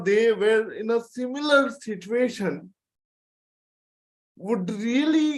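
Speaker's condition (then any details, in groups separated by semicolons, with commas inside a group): Cerebral palsy; from birth, four major surgeries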